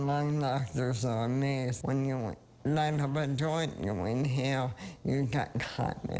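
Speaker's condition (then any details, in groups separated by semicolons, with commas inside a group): ALS; more than 25 years since onset, uses cannabis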